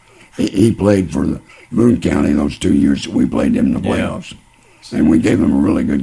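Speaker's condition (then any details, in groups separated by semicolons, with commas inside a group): Laryngeal cancer; about 12 years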